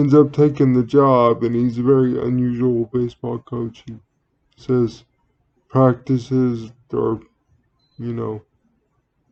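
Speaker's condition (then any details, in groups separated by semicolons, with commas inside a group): Cerebral palsy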